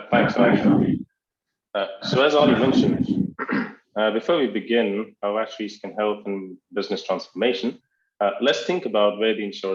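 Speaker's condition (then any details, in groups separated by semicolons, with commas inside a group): No condition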